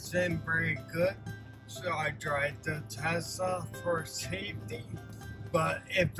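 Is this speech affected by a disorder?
Yes: ataxia.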